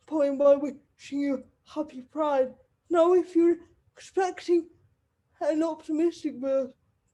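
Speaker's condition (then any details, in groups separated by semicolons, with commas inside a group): Cerebral palsy; wheelchair user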